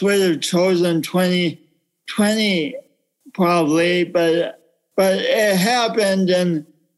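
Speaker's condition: Cerebral palsy; from birth

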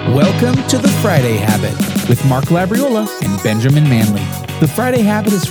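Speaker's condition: No condition

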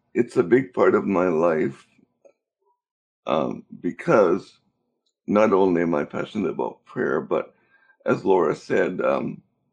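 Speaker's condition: Cerebral palsy; cerebral palsy since birth

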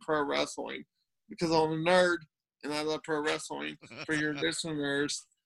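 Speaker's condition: Cerebral palsy; cerebral palsy since birth

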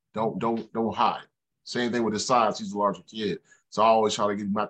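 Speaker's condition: No condition

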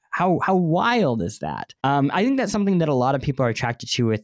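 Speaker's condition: Cleft lip and palate; bandaged

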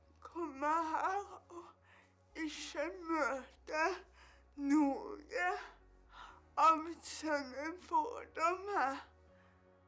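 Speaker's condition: Cerebral palsy; onset at birth

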